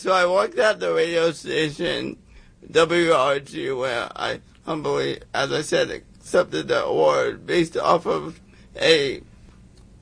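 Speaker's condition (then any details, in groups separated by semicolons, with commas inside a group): Cerebral palsy; congenital, physical disability, hand visibly affected, unable to play mainstream sports as child, attended Viscardi School; sought better speaking for play-by-play, attended Toastmasters, hired speaking coach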